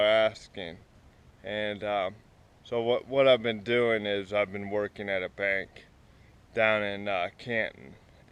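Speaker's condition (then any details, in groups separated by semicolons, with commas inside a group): Cerebral palsy; spastic, affects walking and legs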